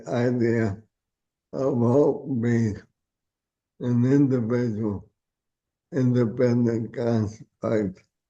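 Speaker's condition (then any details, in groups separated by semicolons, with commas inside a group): ALS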